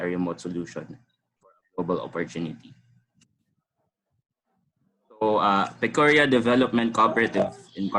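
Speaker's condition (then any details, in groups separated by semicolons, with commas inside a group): No condition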